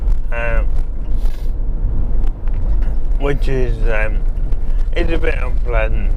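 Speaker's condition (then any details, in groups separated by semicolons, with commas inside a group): MND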